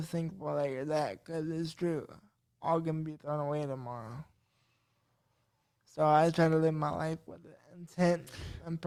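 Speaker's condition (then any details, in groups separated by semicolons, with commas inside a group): Cerebral palsy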